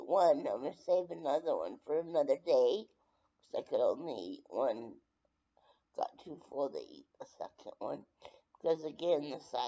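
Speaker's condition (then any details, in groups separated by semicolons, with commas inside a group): Brain injury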